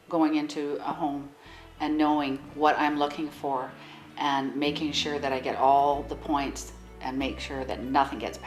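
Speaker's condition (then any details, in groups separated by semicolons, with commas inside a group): No condition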